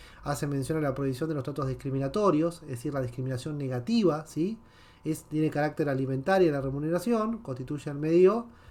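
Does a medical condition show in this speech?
No.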